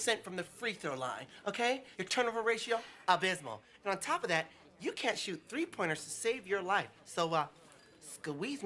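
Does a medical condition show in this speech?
No.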